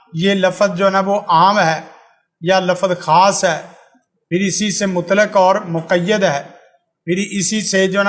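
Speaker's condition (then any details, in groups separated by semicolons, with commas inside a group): No condition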